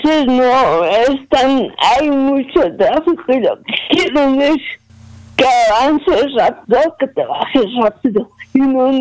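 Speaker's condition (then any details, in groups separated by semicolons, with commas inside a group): Cerebral palsy; difficulty moving and handling objects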